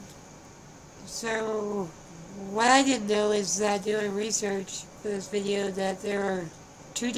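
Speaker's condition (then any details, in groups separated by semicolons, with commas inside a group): Spinal muscular atrophy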